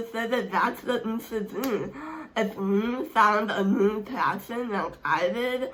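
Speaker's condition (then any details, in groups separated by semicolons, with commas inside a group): Speech impairment; hard to understand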